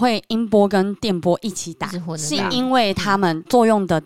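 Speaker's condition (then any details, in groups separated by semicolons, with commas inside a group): Cleft lip and palate, submucous cleft palate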